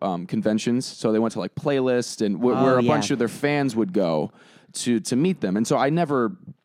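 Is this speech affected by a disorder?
No.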